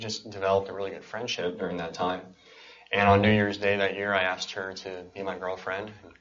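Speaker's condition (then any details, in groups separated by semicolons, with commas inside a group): Cleft palate and cleft lip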